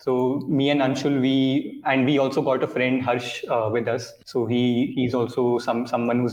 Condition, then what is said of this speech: Stuttering. So, Neil, I am a person who stutters myself, and I faced this issue since I was a child.